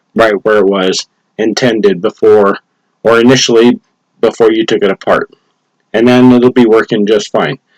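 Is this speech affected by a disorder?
No.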